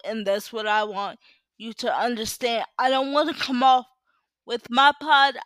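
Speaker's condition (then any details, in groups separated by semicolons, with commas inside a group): Cerebral palsy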